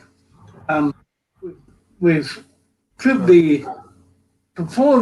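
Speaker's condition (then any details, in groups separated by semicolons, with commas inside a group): Cerebral palsy; speech sometimes hard to hear or understand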